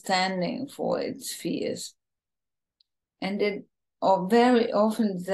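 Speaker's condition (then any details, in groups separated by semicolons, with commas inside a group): ALS, bulbar form, bulbar onset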